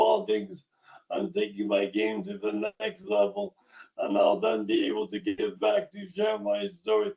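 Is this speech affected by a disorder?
Yes: diffuse axonal brain injury.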